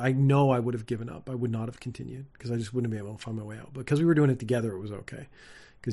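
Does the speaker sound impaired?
No.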